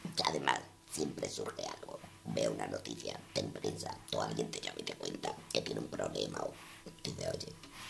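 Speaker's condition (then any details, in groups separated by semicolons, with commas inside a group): Total laryngectomy; esophageal voice or voice prosthesis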